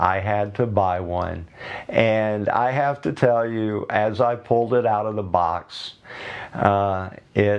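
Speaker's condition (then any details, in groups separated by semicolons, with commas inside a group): No condition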